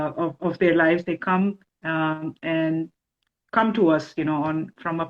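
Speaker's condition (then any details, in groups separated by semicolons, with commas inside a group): No condition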